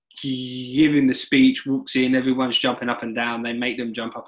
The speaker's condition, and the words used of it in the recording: Stuttering. So similar to us, we run a stuttering pattern of behavior sometimes, rather than I stutter all the time.